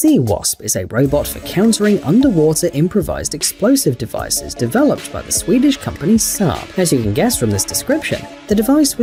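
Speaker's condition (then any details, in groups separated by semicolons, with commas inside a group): No condition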